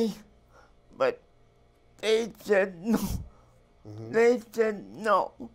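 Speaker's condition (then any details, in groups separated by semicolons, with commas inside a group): Cerebral palsy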